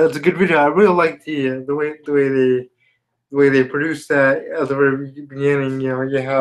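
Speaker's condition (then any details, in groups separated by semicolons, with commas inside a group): Spastic quadriplegia cerebral palsy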